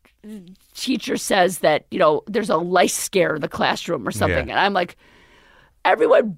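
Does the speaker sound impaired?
Yes: vocal fold paralysis; left vocal cord paralysis after ten-hour pear-sized brain tumor surgery, permanent, past intubation, tracheostomy, feeding tube; voice after recent surgery said temporary, still hard to swallow, earlier unable to swallow or talk.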